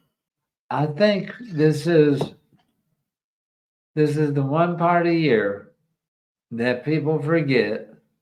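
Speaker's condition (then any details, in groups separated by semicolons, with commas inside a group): ALS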